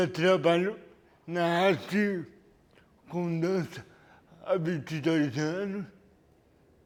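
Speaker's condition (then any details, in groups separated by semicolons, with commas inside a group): Cerebral palsy; lack of oxygen at birth, premature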